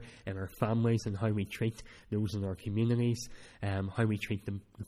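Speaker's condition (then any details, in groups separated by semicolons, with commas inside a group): Cleft palate; speech not that clear at times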